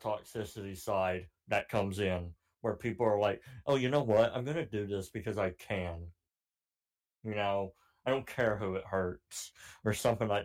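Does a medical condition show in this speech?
Yes: cleft palate; cleft palate since childhood.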